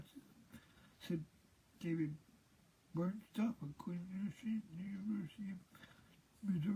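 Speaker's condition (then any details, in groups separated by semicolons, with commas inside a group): Cerebral palsy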